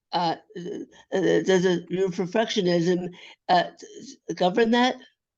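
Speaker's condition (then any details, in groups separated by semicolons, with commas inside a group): Acquired brain injury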